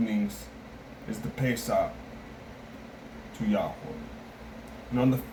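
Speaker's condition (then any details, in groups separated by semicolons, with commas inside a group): No condition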